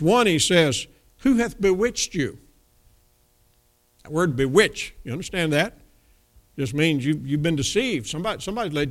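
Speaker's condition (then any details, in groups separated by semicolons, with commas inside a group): No condition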